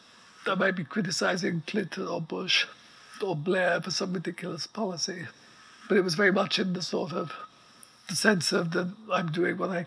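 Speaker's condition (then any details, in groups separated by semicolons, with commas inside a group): ALS; progressive neuromuscular illness, paralyzed from neck down, effectively quadriplegic; voice still working perfectly well, breathing apparatus audible in background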